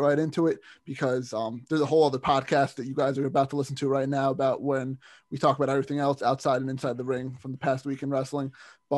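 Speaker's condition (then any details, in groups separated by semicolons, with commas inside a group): No condition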